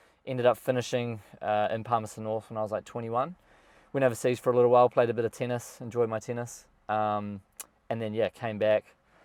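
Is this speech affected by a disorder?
No.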